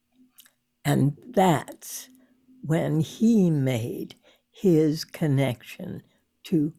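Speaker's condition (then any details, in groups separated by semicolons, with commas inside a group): Spasmodic dysphonia; vocal cords too tight to let air in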